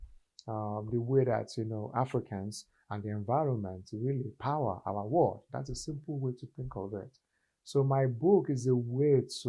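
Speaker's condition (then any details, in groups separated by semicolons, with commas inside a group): No condition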